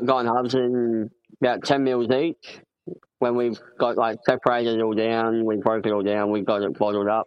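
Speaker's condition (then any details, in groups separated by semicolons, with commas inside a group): Cleft palate; congenital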